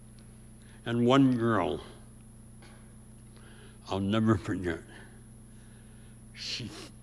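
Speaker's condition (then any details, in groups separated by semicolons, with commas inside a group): Severe speech impediment; about age 84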